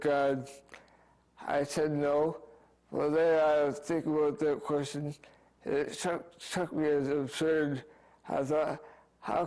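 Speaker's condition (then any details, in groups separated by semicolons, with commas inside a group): Speech impairment after accident; initially no speech or movement, relearned speaking, difficulty persists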